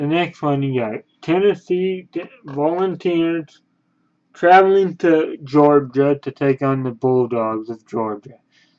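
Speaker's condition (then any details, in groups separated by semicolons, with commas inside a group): Cerebral palsy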